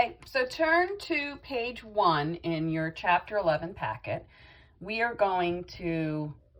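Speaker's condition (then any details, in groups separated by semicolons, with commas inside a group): No condition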